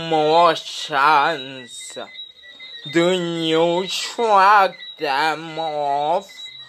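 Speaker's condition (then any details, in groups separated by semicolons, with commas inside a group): Speech impediment; no speech therapy yet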